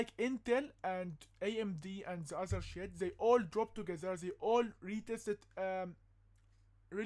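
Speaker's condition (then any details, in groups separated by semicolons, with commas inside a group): No condition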